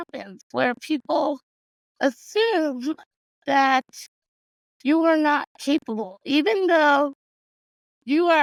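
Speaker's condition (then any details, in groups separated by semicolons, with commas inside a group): Cerebral palsy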